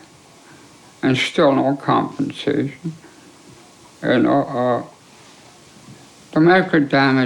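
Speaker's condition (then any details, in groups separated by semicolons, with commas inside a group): ALS; attributed to mercury poisoning; affects swallowing and speech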